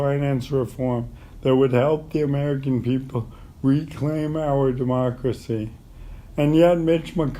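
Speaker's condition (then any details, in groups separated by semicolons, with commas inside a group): ALS; terminal; voice is going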